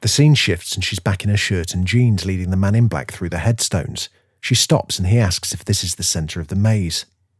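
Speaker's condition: No condition

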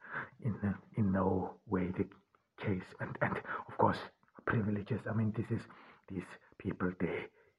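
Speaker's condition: Stuttering; cause unknown, only one in family who stutters, german mother tongue, born in austria; possibly part of why hard to be listened to at university; repeated words, prolonged sounds

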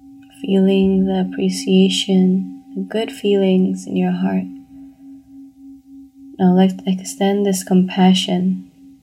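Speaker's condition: No condition

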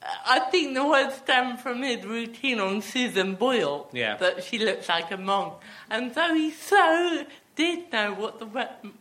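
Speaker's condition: Athetoid cerebral palsy

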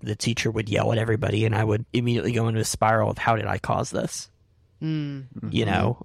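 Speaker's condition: Cleft palate; difficulty producing l sounds

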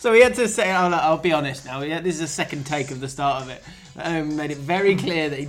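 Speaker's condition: No condition

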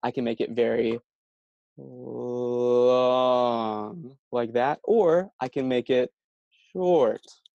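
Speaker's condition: Stuttering; two-week fluency shaping program at 17, openly disclosing stutter since 23; uses fluency techniques incl. continuous voicing, self-advertising, voluntary stuttering; much more fluent with techniques, deliberate light repetitions like in in insert, techniques keep speech moving forward; prolonged sounds

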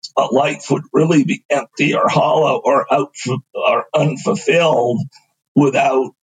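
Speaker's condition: Spasmodic dysphonia; rare acquired neurological voice disorder, adult onset, no known cause or cure, worsened after onset; began as trouble speaking, first taken for a cold, early talking very limited, still audibly impaired

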